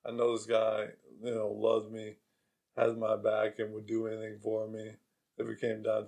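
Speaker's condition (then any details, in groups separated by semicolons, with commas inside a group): ALS; progressive weakness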